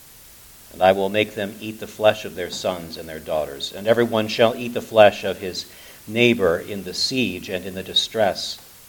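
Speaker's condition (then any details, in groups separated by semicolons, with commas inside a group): No condition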